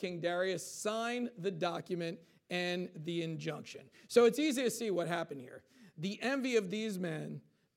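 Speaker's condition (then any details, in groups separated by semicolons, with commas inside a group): No condition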